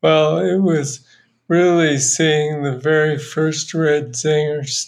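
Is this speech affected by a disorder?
Yes: Parkinson's; young onset Parkinson's, first sign tremor, unable to hold microphone, unsteady on feet; diagnosed 20 years ago, forced exercise and cycling as therapy; voice audibly affected now, earlier slowed speech, trouble speaking English some days, voice problems limit storytelling.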